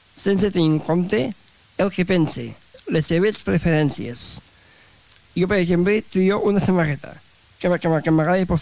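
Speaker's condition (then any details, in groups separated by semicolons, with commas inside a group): Down syndrome; describes self as very talkative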